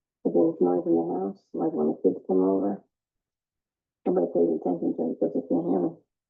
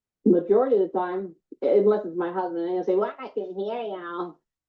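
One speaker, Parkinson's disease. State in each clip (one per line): Before LSVT LOUD therapy
After LSVT LOUD therapy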